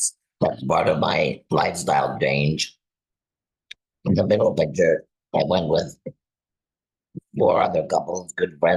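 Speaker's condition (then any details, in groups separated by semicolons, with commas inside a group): Laryngectomy; two and a half years since surgery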